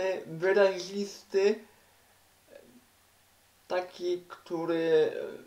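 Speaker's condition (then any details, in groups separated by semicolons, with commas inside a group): Cerebral palsy; uses wheelchair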